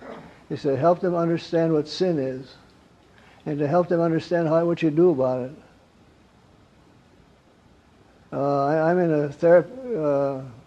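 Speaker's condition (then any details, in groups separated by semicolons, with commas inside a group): Parkinson's; wakes at night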